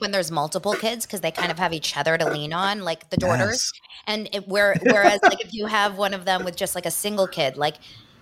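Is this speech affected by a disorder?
No.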